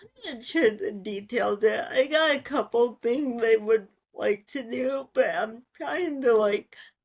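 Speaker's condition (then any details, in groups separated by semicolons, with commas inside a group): Cerebral palsy; spasticity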